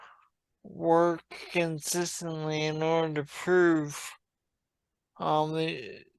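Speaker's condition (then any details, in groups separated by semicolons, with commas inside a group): Traumatic brain injury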